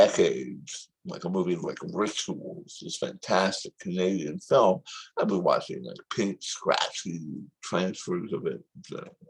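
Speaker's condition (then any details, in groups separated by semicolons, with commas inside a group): Tongue cancer surgery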